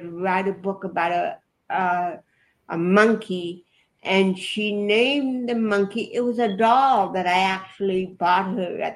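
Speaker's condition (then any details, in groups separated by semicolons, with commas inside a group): Cerebral palsy; affects body movements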